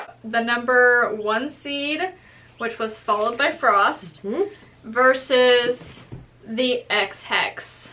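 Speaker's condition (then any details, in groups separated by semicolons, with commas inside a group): No condition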